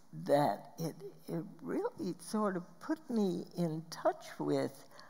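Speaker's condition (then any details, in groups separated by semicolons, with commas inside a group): Spasmodic dysphonia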